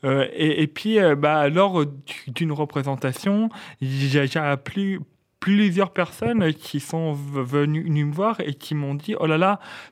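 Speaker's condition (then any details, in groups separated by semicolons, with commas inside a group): Stuttering; stuttering since age 4, first misdiagnosed as Gilles de la Tourette, cause hypothesized as several traumas; repeated sounds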